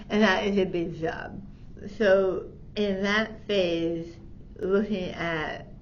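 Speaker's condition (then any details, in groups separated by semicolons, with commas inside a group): Tongue cancer surgery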